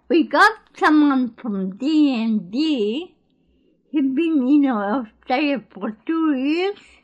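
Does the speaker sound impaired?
Yes: cerebral palsy; unable to move without some support.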